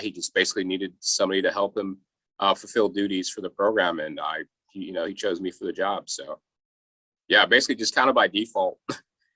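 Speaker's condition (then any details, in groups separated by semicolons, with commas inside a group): No condition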